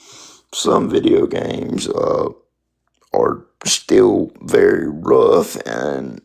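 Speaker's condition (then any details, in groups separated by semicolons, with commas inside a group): Spastic quadriplegic cerebral palsy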